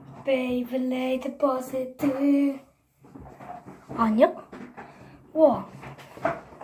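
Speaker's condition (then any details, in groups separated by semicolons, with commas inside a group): No condition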